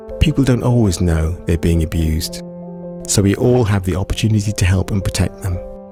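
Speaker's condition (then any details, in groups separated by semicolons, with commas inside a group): No condition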